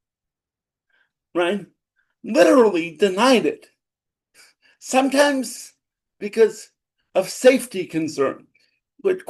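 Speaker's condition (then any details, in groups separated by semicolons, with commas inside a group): Cerebral palsy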